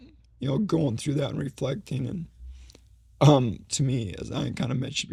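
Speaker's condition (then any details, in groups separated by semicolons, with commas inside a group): ALS; slowly progressing form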